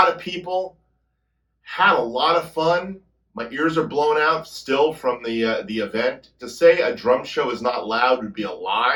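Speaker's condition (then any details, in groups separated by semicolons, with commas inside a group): No condition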